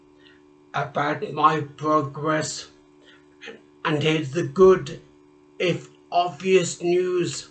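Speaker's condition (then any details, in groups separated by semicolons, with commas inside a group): Traumatic brain injury; speech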